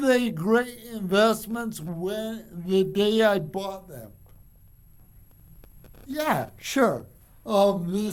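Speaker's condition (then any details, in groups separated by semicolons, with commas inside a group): Cerebral palsy; from birth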